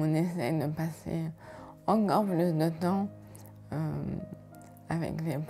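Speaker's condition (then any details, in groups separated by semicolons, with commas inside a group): ALS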